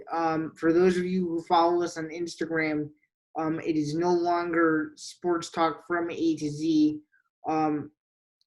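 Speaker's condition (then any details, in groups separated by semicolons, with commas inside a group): No condition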